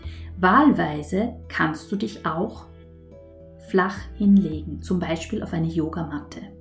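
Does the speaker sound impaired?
No.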